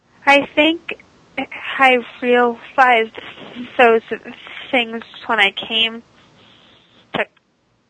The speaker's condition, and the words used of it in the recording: Stuttering. A lot of times people just don't know what a stutter is, and they act weird or strange, and I stutter a lot worse